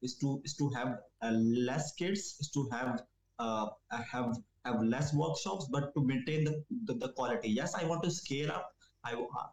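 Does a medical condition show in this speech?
Yes: stammering; stammering since school age; repeats initial sounds, e.g. s-s-s in start, considers self a good communicator; here repeated sounds, repeated words.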